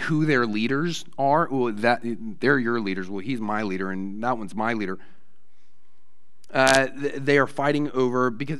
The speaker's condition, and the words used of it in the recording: No condition.